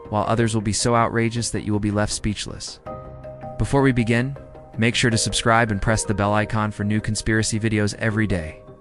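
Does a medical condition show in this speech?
No.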